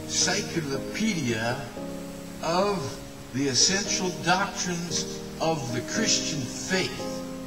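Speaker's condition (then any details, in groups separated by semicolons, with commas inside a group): No condition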